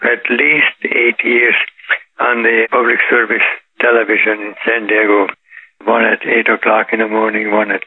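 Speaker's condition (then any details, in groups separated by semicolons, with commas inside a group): Parkinson's disease; walks 3 miles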